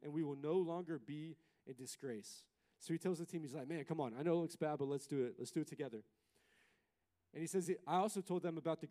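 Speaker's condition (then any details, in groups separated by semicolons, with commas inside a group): No condition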